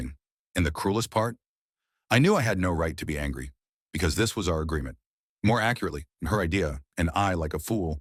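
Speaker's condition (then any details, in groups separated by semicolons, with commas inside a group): No condition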